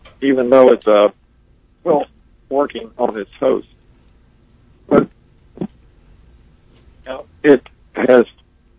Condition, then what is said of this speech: ALS (motor neuron disease). He was diagnosed in September of 2000, and he's able to speak.